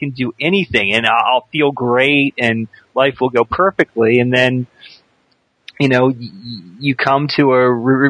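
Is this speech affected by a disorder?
Yes: stuttering; person who stutters, most anxiety tied to stuttering; stutters on some words, expects a hard time talking; here prolonged sounds.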